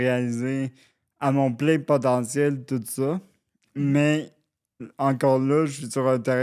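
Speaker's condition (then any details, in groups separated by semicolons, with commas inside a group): Cerebral palsy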